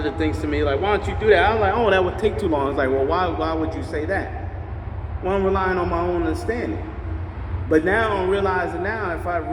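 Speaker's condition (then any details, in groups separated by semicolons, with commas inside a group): No condition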